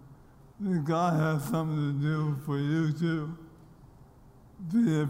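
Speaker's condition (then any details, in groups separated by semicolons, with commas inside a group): ALS; continuing to lose abilities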